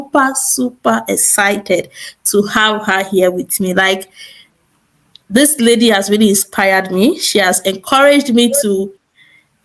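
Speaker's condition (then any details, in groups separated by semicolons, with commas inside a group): No condition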